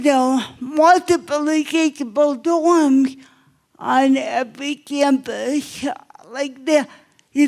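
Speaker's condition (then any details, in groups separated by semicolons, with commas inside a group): Cerebral palsy; obvious speech impairment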